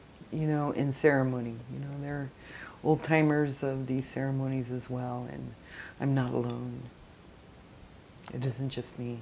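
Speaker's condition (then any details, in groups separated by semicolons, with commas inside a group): No condition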